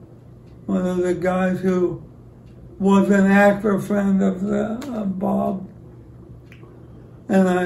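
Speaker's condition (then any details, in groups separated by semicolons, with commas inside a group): ALS; about 25 years since diagnosis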